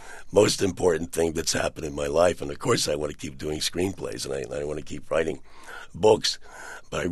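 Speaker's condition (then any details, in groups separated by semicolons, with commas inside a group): Partial laryngectomy for throat cancer, partial laryngectomy, 80% of larynx removed; long-term trach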